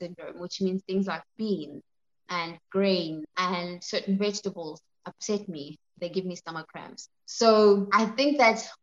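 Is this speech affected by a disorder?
No.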